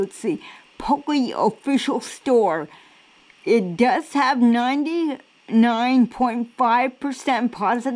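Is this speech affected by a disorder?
Yes: cerebral palsy.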